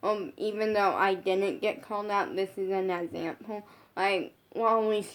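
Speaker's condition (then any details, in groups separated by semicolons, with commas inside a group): Brain injury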